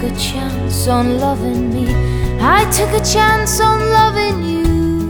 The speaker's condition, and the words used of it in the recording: None; typical speech.